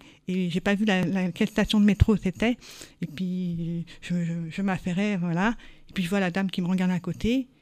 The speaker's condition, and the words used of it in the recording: Deafness. Que je parle bien, je peux tout entendre. Et donc, c'est faux, parce qu'en fait, j'ai beaucoup eu de séances d'orthophonie